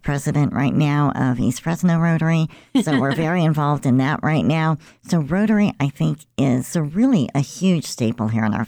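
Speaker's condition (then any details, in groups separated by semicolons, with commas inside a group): Cleft lip and palate; congenital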